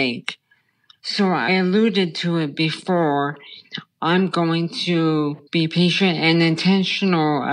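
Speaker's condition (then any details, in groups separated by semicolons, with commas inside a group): Brain stem tumor; childhood onset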